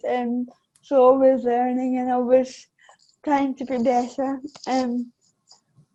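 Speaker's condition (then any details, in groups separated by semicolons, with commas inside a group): Cerebral palsy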